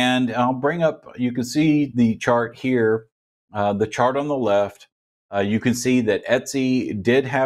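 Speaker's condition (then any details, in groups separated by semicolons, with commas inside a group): No condition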